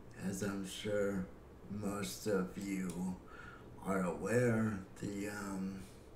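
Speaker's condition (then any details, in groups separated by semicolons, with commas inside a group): Cerebral palsy; affects muscle coordination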